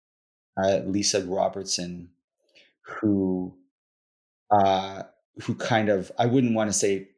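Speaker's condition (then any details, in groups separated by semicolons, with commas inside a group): Stuttering; stuttering since childhood; stutters throughout interview; allows stuttering rather than trying to be fluent; repeated words, blocks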